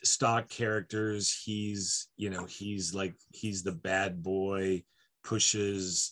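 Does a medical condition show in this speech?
No.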